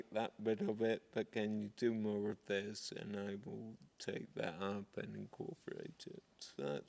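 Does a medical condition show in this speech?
Yes: multiple sclerosis; progressive form.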